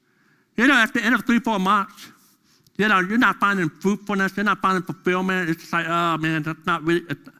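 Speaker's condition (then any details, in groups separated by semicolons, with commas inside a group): Deafness; deaf during school years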